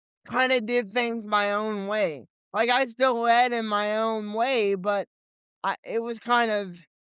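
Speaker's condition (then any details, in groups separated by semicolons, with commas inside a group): Cerebral palsy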